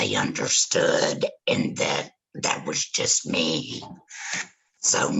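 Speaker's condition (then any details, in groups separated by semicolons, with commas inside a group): Laryngectomy after cancer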